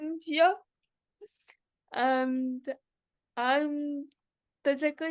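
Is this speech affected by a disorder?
Yes: cerebral palsy.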